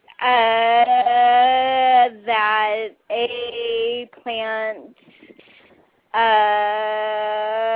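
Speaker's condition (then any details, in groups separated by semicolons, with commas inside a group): Cerebral palsy; stutters from speech muscle spasms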